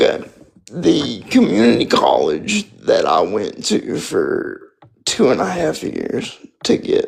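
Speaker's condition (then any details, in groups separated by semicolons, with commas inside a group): Spastic quadriplegic cerebral palsy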